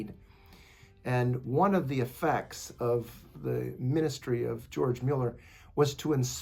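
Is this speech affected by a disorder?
No.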